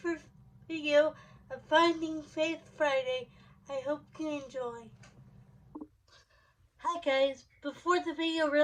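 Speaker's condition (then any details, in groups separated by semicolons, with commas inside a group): Cerebral palsy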